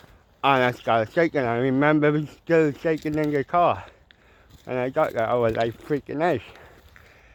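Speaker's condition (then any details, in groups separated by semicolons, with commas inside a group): Cerebral palsy; mild, ataxic type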